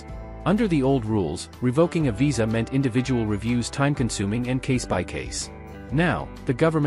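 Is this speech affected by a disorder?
No.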